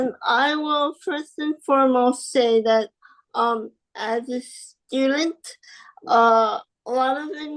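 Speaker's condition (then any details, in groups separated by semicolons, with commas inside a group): Spastic quadriplegic cerebral palsy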